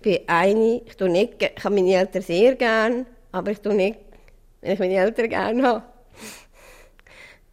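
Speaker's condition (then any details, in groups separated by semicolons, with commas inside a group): Down syndrome; trisomy 21, present from birth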